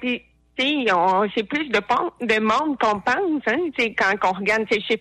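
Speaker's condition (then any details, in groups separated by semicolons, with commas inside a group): Hard of hearing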